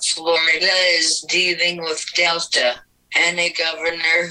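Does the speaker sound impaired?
Yes: cerebral palsy, through a speech-generating device; wheelchair user, vulnerable to COVID complications; speaks through communication app on iPad, types on keyboard with nose.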